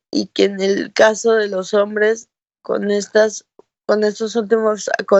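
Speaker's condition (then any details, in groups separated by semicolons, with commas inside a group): Cerebral palsy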